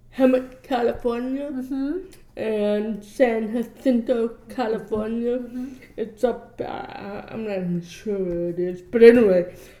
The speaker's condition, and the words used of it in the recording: Cerebral palsy. I also have cerebral palsy, and I think that has something to do with my motor control and my speech impediment.